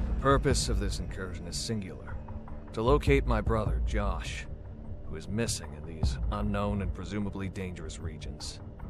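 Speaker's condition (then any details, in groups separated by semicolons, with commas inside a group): No condition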